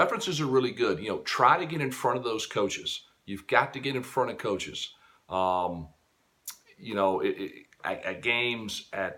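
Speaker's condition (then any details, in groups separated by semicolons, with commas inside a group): No condition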